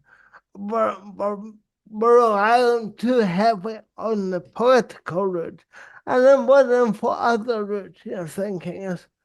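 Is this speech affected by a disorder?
Yes: cerebral palsy.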